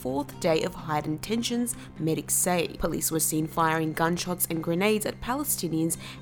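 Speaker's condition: No condition

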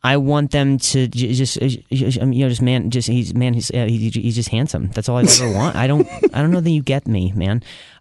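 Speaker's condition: Stutter, acquired, from concussion; caused by concussion from softball injury, went to sleep on concussion; few years since onset; repeated sounds, repeated words, prolonged sounds

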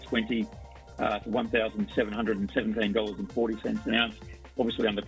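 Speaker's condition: No condition

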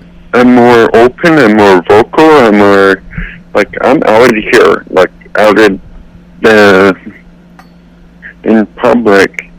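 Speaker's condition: Cerebral palsy; accepts own voice, declined voice surgery due to risk of losing speech

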